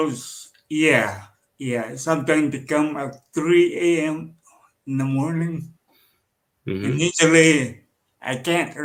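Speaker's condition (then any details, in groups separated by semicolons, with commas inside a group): Cerebral palsy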